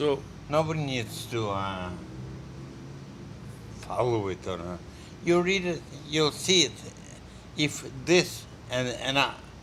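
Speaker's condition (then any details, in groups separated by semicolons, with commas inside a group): Multiple sclerosis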